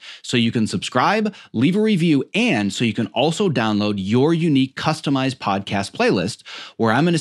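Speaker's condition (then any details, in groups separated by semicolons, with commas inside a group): No condition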